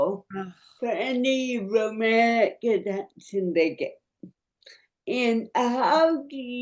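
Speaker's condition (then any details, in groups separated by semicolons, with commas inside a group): Cerebral palsy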